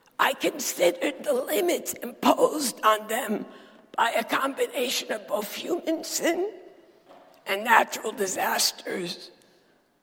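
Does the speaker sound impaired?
Yes: dysphonia; sultry voice.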